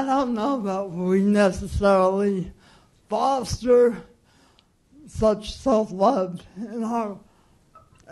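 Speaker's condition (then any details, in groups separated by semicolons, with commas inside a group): Cerebral palsy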